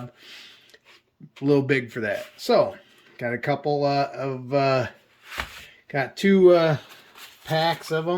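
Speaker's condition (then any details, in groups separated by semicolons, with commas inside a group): No condition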